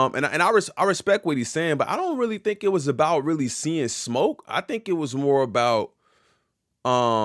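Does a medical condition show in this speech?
No.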